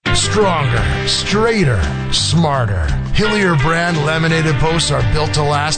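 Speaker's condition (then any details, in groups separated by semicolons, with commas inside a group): No condition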